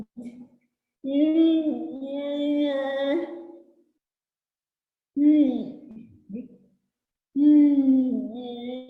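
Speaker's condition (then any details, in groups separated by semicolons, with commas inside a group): Cerebral palsy; since birth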